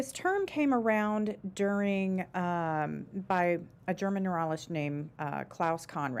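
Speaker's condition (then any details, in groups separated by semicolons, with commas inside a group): No condition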